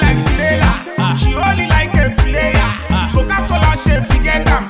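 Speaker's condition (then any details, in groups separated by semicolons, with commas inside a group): No condition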